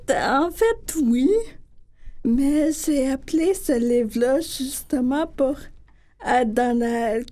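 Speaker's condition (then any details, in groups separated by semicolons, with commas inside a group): Friedreich's ataxia; progressive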